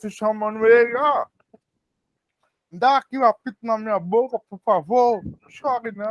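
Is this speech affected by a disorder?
Yes: spastic cerebral palsy.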